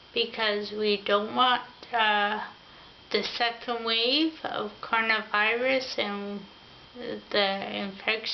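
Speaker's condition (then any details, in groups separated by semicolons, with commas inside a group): Ataxia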